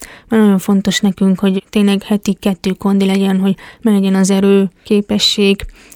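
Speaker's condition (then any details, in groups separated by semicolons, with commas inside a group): Hearing impairment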